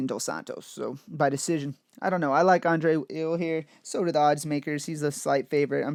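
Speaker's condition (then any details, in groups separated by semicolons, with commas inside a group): No condition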